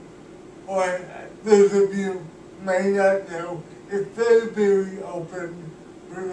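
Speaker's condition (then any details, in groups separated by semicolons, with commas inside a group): Cerebral palsy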